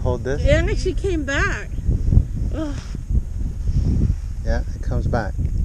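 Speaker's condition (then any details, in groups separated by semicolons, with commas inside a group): No condition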